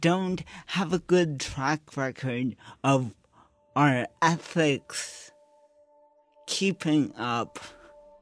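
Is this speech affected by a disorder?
Yes: cerebral palsy; cerebral palsy present from birth, brain cells died at birth; speech slurred, slurring tongue, hand tremor, reduced balance and coordination, intense muscles.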